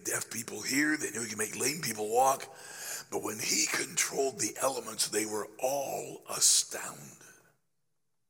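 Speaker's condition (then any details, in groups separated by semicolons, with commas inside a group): Laryngeal cancer after radiation, growth on voice box treated with radiation and chemotherapy; still affected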